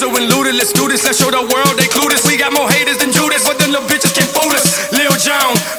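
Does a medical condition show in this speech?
No.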